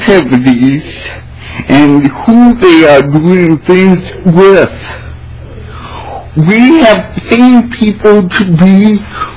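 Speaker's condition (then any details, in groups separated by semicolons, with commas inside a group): Cerebral palsy; visible physical disability, lives independently, drives own car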